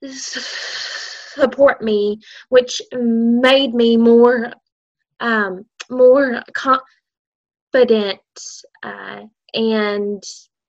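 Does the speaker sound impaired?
Yes: stuttering; childhood onset, school speech therapy since learning to talk, Lamar University clinic therapy from senior year, age 19; adult, still stutters; stutters openly; here prolonged sounds.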